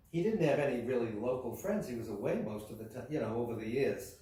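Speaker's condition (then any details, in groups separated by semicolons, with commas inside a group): No condition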